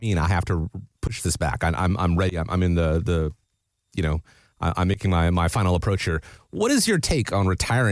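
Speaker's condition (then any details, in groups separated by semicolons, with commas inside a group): No condition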